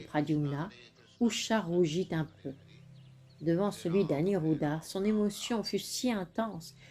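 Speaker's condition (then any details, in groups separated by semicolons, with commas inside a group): No condition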